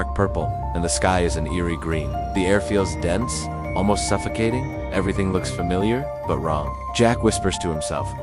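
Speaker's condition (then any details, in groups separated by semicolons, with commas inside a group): No condition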